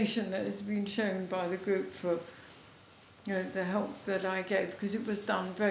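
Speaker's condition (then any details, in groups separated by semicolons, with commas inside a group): MND, mild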